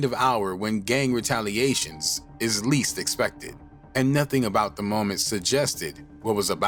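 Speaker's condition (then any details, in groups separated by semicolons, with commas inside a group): No condition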